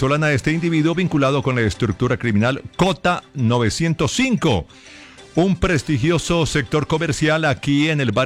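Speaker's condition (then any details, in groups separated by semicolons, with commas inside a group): No condition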